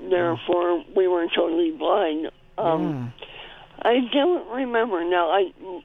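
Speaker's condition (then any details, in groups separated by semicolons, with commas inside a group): Cleft palate; congenital cleft palate, spoon feeding needed as young child; spoon feeding needed at one point in early childhood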